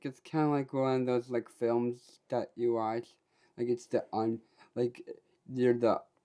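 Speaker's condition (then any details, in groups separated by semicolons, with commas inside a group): Down syndrome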